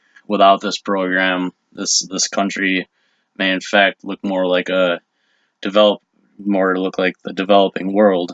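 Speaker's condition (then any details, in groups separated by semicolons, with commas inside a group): No condition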